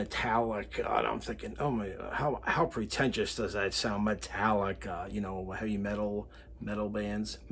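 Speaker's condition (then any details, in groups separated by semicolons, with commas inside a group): No condition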